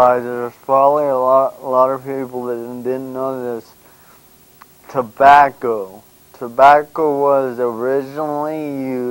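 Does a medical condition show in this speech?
Yes: brain injury.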